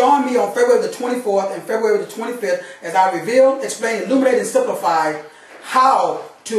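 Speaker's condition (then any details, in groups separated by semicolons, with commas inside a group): No condition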